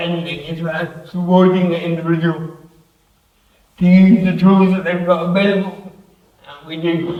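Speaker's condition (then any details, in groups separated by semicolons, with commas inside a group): Cerebral palsy; affects hands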